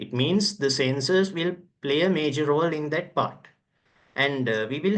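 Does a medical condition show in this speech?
No.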